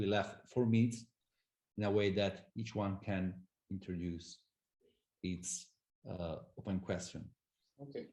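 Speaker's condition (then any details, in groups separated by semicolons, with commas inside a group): No condition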